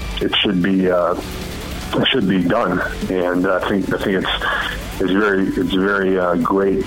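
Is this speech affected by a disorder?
No.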